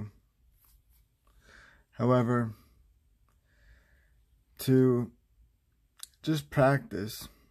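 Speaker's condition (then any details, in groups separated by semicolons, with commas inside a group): Cerebral palsy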